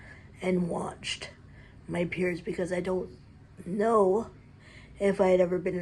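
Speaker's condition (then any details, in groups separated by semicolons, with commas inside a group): Cerebral palsy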